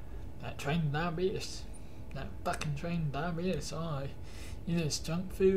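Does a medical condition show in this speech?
Yes: cerebral palsy.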